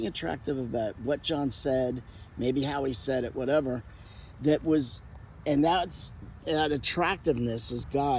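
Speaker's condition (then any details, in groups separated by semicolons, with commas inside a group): No condition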